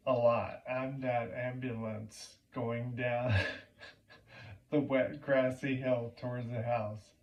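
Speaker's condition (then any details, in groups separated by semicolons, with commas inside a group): Primary lateral sclerosis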